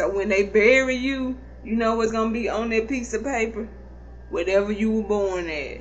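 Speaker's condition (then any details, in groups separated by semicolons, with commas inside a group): Cerebral palsy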